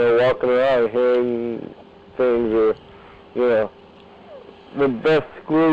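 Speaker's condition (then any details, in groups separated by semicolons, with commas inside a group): Cerebral palsy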